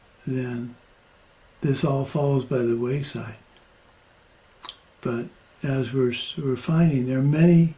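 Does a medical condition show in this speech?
Yes: Parkinson's; progressing.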